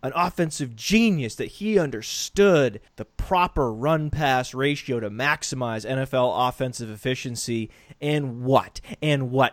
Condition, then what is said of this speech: None; typical speech.